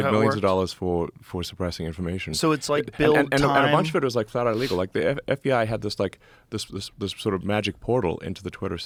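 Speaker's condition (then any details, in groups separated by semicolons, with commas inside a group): No condition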